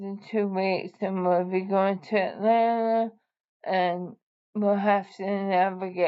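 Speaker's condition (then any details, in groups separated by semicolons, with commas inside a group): ALS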